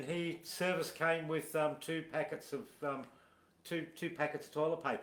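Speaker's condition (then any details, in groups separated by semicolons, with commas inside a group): No condition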